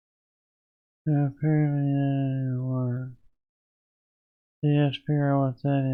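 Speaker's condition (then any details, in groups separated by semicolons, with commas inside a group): Parkinson's disease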